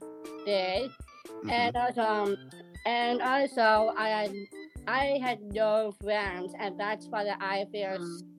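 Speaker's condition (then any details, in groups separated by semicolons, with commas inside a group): Down syndrome; present from birth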